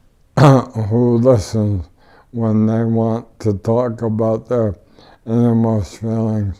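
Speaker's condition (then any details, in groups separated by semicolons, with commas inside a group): ALS; tracheotomy, wheelchair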